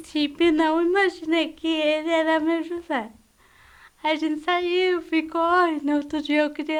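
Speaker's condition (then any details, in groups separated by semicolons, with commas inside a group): Cerebral palsy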